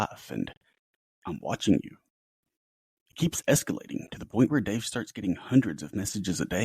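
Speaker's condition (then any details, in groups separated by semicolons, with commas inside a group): No condition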